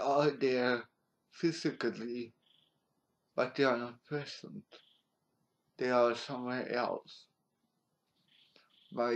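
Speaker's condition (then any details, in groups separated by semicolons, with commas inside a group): Cerebral palsy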